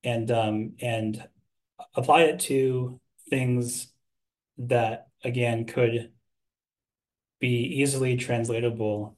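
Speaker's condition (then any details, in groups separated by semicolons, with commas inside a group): Stuttering; stuttering since earliest memory, first therapy after college freshman year, Toledo program led by Rodney Gobble; blocks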